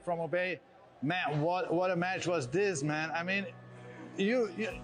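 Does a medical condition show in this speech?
No.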